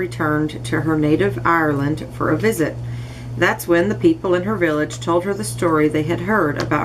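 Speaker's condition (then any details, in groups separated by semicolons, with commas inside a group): No condition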